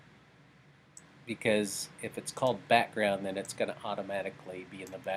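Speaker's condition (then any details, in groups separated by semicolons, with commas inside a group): No condition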